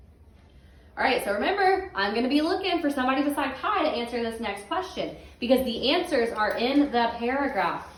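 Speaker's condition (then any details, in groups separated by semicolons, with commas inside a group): No condition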